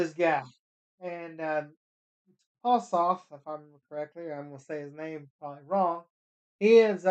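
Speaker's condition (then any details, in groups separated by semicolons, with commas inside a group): No condition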